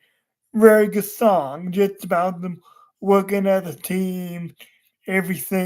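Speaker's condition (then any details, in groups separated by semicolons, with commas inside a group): Cerebral palsy; wheelchair user, unable to walk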